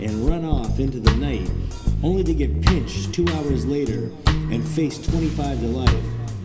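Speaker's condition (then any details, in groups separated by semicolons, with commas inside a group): No condition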